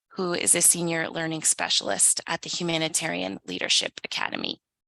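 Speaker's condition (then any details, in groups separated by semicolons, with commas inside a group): No condition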